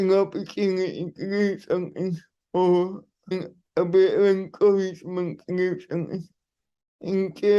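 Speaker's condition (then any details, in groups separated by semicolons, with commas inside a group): Cerebral palsy; wheelchair user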